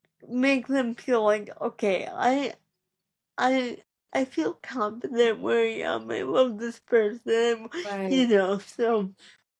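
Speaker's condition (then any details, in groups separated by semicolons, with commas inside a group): Cerebral palsy; speech therapy as child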